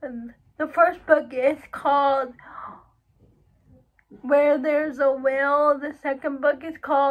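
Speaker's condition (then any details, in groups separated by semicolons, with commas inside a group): Cerebral palsy; uses wheelchair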